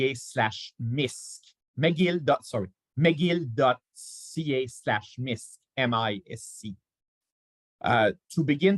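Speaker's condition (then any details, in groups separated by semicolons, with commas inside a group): No condition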